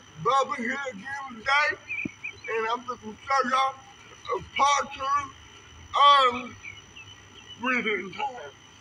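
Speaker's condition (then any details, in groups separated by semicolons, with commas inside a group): Cerebral palsy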